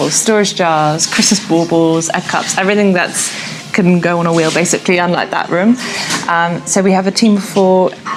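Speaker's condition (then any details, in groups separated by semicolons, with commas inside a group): No condition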